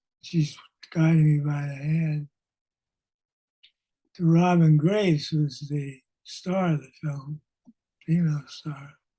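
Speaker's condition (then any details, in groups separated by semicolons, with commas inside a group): Parkinson's disease; progressing; lost former character voice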